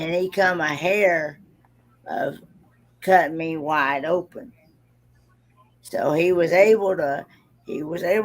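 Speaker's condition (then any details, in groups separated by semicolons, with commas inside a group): Cerebral palsy; voice recovering, sore throat after intubation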